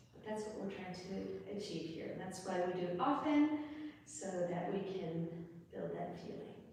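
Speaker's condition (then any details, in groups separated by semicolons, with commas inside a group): No condition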